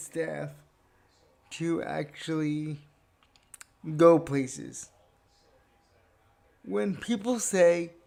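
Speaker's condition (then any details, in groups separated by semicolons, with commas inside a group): Cerebral palsy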